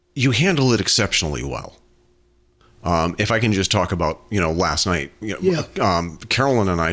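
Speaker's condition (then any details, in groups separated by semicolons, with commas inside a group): No condition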